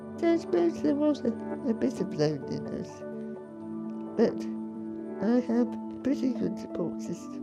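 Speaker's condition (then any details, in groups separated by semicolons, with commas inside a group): Pompe disease, late onset; Pompe disease, neuromuscular, enzyme at half normal; diagnosed 2.5 years ago, enzyme infusions, night BiPAP, wheelchair; breathing weakened, stopped singing, talking very tiring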